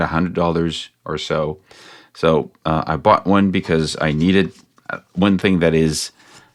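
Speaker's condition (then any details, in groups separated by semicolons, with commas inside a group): No condition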